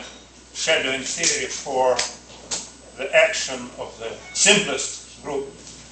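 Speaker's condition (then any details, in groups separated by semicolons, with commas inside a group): No condition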